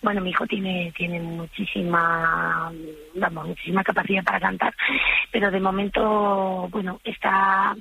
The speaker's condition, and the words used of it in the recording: Vocal nodules. Imitar a Joaquín Sabina con esta voz siempre está bien, claro.